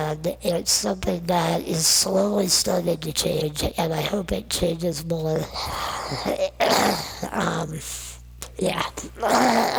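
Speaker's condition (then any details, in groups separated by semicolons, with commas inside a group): Non-progressive muscular dystrophy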